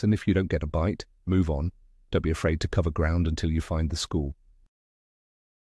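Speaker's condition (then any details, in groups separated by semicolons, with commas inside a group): No condition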